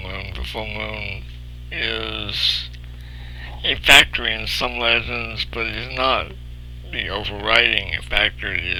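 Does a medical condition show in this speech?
Yes: cerebral palsy.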